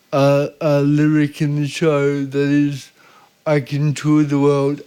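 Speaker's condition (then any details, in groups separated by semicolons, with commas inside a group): Cerebral palsy; visible disability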